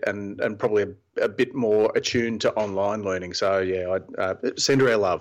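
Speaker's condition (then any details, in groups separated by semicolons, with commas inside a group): No condition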